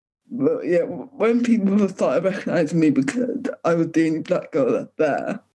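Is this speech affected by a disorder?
Yes: cerebral palsy; cerebral palsy from birth, lack of oxygen during birth, tight tense muscles, affects arm and leg movement, physiotherapy in childhood.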